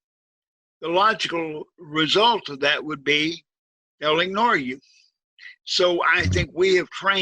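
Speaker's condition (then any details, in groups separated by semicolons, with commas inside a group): Cerebral palsy, severe; needs overnight care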